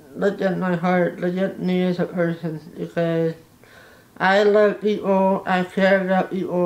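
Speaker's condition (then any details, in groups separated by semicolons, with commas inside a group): Facial paralysis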